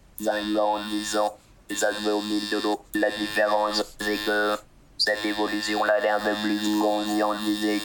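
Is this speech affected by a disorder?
Yes: total pharyngolaryngectomy; no natural voice, cannot shout or laugh, phone understood only by family, caregivers, lost in noise.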